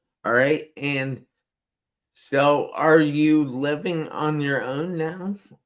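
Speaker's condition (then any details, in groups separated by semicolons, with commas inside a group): Traumatic brain injury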